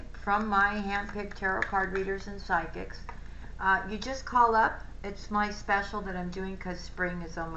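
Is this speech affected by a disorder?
No.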